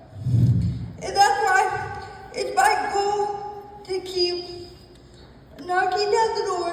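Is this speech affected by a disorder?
Yes: cerebral palsy, spastic.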